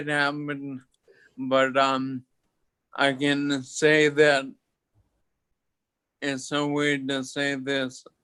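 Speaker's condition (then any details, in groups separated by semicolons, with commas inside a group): Toxic leukoencephalopathy, locked-in syndrome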